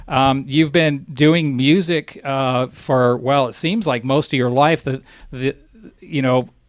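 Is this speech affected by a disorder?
No.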